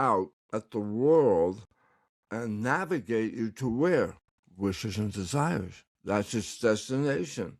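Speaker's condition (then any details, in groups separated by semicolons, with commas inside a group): Tongue cancer; recovering, tongue exercises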